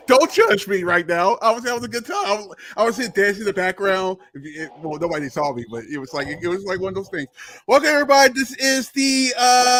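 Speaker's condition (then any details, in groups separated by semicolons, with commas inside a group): No condition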